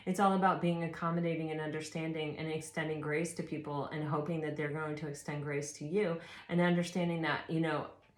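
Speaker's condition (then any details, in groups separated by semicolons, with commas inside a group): No condition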